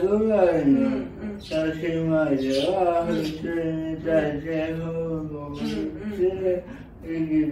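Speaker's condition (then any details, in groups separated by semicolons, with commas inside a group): Cerebral palsy; severe, uses a wheelchair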